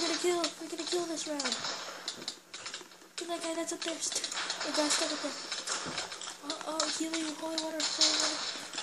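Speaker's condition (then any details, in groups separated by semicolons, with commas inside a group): No condition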